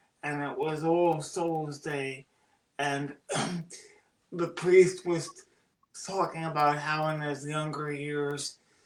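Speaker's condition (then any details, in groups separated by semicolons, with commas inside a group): Cerebral palsy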